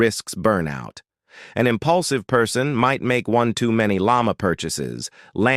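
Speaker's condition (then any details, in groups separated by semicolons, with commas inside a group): No condition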